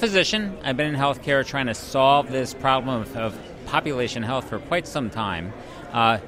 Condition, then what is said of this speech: No condition.